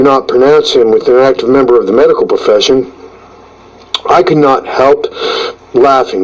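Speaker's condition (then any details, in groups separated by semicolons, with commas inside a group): No condition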